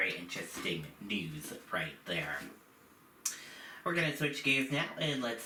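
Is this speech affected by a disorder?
No.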